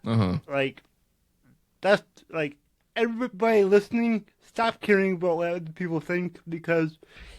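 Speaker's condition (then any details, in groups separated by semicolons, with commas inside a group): Cerebral palsy; predicted might not talk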